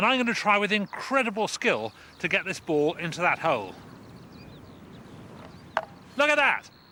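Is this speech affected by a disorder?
No.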